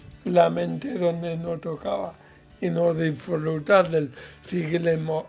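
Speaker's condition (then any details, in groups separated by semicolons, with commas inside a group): Cerebral palsy; mild, lesser degree of disability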